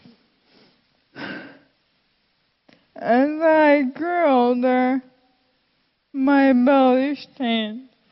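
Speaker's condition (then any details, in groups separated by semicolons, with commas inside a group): Friedreich's ataxia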